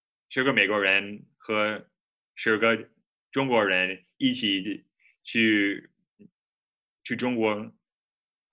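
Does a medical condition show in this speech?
Yes: stuttering; childhood stutter, fluency shaping in primary and middle school, stopped in high school, later avoidance reduction therapy; aims to stutter openly with forward-moving speech, no hard blocks or techniques to hide stutter; here repeated sounds, prolonged sounds, blocks.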